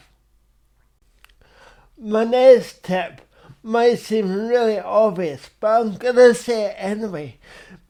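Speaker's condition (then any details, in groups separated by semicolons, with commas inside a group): Cerebral palsy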